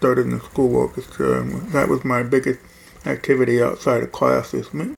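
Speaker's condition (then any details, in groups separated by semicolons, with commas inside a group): Hearing loss; implant within last few years, hears much more speech, music enjoyed less, left ear not implanted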